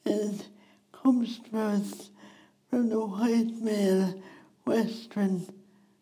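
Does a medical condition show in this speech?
Yes: speech impediment; wheelchair user, wears glasses; talks either too slow or too fast, hard to understand when too fast and animated.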